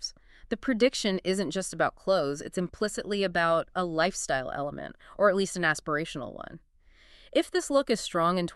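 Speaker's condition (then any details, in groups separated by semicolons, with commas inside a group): No condition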